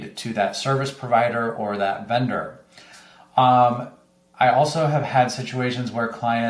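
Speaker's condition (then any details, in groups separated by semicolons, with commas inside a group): No condition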